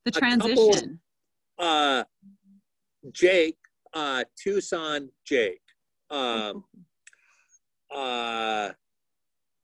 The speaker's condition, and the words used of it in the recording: Aphasia. I could talk, but I have aphasia.